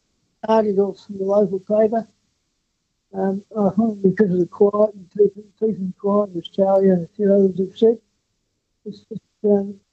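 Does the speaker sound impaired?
Yes: Parkinson's disease; sleeps no more than about 4 hours.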